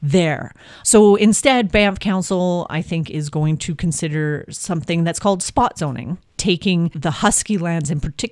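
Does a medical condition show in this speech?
No.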